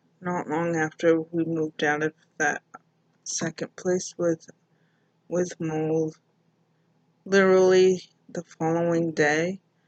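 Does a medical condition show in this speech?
Yes: mild cerebral palsy.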